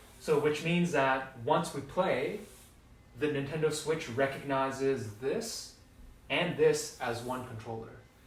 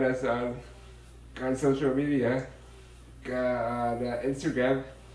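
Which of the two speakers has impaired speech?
The second: muscular dystrophy, Duchenne.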